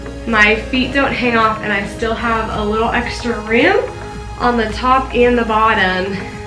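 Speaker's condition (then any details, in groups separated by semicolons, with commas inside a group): No condition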